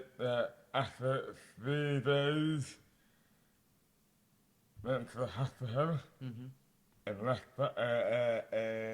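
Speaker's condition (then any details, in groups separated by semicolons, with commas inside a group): Dystonia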